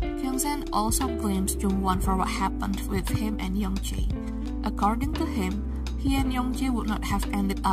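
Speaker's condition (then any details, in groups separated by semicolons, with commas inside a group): No condition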